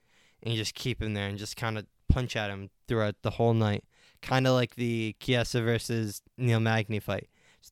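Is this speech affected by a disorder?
No.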